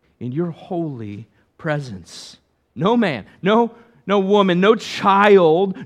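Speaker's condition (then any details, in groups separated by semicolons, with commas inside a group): No condition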